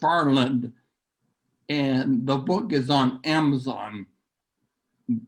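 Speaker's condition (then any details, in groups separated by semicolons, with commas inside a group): Neurological disease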